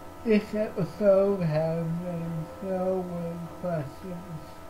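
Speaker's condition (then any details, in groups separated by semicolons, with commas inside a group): Cerebral palsy; affects voice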